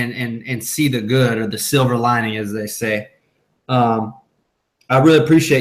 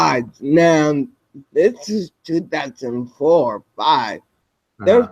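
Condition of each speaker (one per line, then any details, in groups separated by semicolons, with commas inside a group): No condition
Spinocerebellar ataxia type 7, SCA7; progressive degenerative, impairs walking, balance, coordination, speech; diagnosed several years ago, no wheelchair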